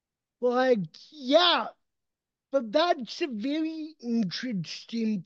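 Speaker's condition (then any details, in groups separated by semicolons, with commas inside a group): Cerebral palsy, mild; speech impediment self-described as an accent, speech did not come until age 7, many years of speech therapy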